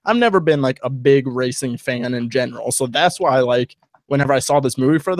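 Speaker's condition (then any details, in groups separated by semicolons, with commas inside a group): No condition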